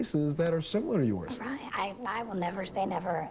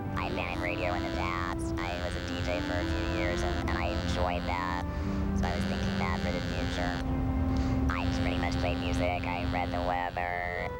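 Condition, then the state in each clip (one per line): Laryngeal cancer laryngectomy
After experimental voice reconstruction surgery
Before voice reconstruction surgery, electrolarynx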